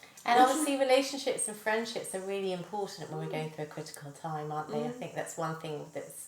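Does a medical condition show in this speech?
No.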